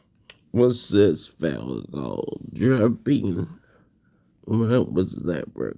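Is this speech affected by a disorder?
Yes: cerebellar degeneration and ataxia; slow speech.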